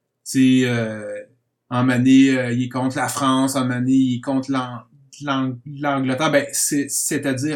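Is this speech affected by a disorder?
Yes: stuttering; stuttering since birth, described as genetic, present while growing up; working on stuttering through acceptance and normalization, member of Association Bégaiement Communication (ABC); stutters less as acceptance and understanding grow, better control of stuttering; here repeated sounds.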